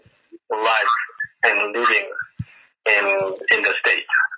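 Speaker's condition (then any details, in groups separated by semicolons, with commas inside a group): No condition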